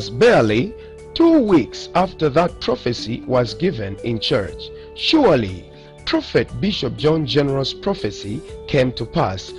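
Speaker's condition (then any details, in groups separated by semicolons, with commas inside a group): No condition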